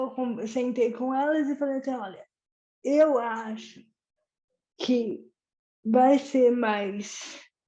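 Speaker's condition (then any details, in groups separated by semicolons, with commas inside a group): Cerebral palsy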